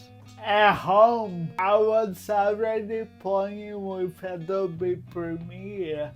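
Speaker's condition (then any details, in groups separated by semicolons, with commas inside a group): Cerebral palsy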